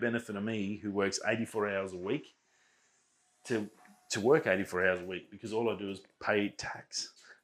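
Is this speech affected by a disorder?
No.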